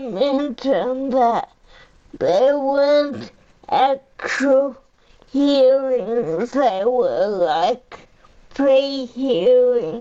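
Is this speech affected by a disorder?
Yes: cerebral palsy; uses a power chair.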